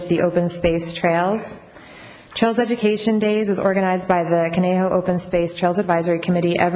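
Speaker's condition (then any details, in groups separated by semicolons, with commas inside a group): No condition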